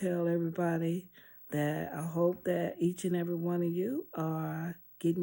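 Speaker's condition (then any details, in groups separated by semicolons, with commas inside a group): No condition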